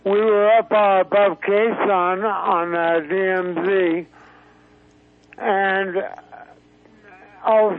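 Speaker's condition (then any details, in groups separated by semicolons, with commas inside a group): Stroke; about two years since stroke; not good verbally, avoids phone calls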